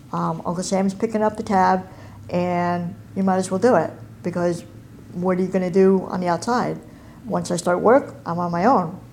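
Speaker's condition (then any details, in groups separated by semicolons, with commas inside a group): Cleft palate and cleft lip; congenital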